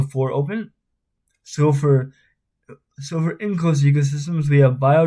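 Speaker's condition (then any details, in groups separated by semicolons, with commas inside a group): Spastic cerebral palsy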